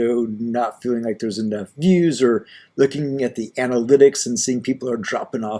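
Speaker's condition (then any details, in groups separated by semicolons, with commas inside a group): No condition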